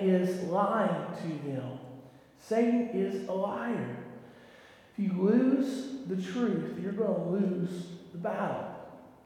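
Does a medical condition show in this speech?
No.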